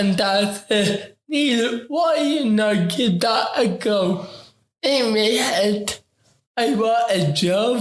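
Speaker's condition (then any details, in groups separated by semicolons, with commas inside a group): Ataxic cerebral palsy; ataxic form, affects coordination, movement, posture, balance; affects talking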